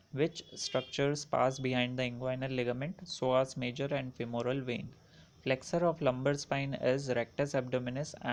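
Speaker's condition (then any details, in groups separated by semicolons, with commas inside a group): No condition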